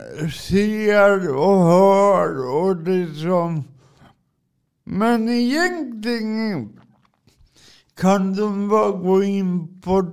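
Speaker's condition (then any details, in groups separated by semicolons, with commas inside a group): Cerebral palsy; from birth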